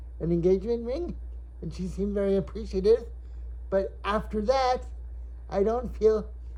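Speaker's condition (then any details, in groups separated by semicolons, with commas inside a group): Cerebral palsy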